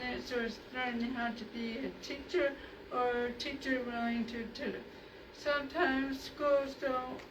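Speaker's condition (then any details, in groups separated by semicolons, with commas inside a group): Cerebral palsy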